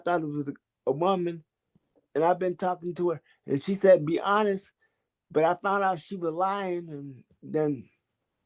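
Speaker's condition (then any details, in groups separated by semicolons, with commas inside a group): Cerebral palsy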